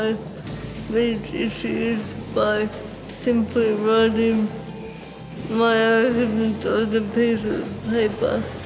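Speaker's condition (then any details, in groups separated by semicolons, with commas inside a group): Cerebral palsy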